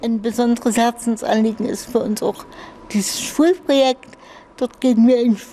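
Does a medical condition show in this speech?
Yes: infantile cerebral palsy; spastic infantile cerebral palsy, childhood brain damage since birth, cramping, limitations in all areas.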